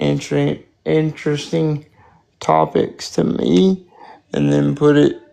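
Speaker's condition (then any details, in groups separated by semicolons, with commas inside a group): Spastic quadriplegic cerebral palsy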